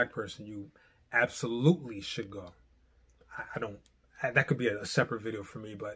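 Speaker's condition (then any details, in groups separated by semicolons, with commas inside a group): No condition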